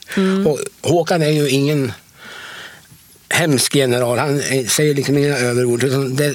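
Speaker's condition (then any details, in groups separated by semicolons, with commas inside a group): Parkinson's disease; Parkinson 18 years before transplant, study, nearly 8 million stem cells transplanted into brain, Håkan Widner; over 3 years post transplant, treatment finished, improved, body no longer sluggish, feels well, no pain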